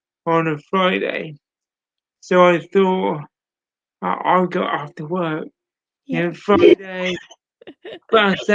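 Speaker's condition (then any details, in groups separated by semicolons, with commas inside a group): Cerebral palsy; speech impairment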